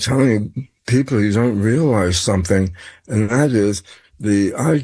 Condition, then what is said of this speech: Tongue cancer surgery. We know that you had been diagnosed with tongue cancer, but did you have any strange, that's where the slur is coming in.